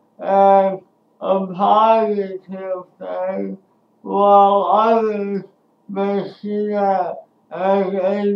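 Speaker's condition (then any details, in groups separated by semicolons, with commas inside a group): Speech impairment after birth surgery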